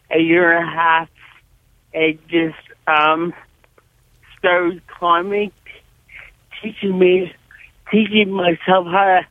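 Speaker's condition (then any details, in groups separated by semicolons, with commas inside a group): Cerebral palsy; severe cerebral palsy from birth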